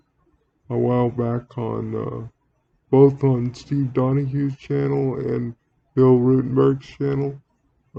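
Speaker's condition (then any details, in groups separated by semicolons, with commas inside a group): Cerebral palsy; speaks relatively well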